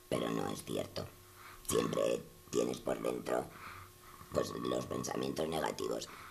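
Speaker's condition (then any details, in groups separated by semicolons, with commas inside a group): Total laryngectomy; new voice after larynx removal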